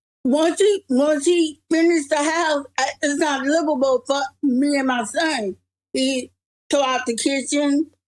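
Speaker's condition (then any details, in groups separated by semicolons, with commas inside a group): Cerebral palsy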